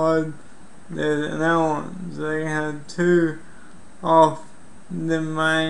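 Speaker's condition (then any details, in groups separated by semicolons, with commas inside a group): Cerebral palsy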